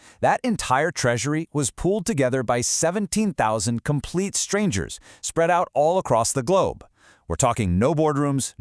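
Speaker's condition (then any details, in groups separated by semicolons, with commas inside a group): No condition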